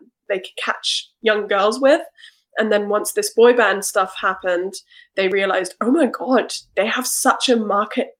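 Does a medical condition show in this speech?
No.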